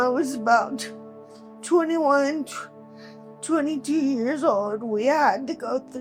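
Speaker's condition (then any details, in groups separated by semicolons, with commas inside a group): Cerebral palsy, quadriplegic; able to speak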